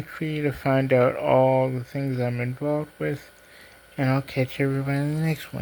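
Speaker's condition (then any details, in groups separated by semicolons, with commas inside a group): Cerebral palsy; diplegia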